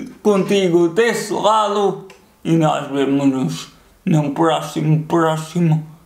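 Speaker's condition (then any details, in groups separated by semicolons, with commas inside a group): Cerebral palsy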